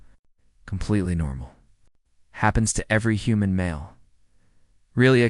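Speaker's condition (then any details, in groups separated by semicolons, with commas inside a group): No condition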